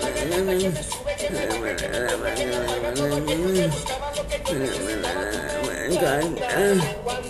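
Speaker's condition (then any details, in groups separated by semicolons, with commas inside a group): Cerebral palsy; present from birth, uses wheelchair; affects singing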